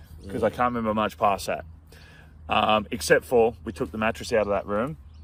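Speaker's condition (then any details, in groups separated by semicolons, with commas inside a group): No condition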